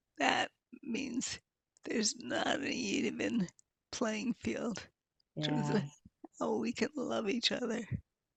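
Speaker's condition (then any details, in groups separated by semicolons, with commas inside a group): Multiple sclerosis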